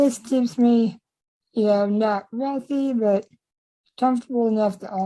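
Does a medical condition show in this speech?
Yes: spinal muscular atrophy type 2.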